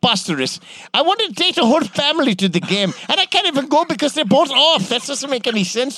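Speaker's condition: No condition

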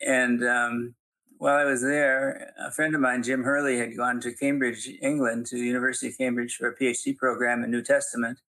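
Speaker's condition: Parkinson's; still teaching and speaking publicly

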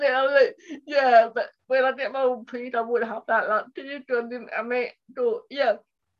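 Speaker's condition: Cerebral palsy; speech impairment

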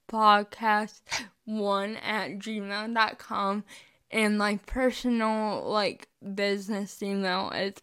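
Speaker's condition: Spastic cerebral palsy, mixed, mostly spastic

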